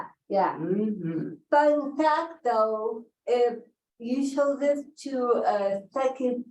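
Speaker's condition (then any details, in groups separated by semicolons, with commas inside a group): Cerebral palsy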